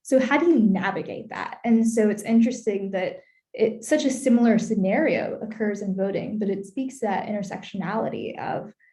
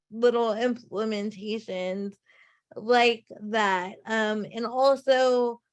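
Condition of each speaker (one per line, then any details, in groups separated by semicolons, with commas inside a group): No condition
Cerebral palsy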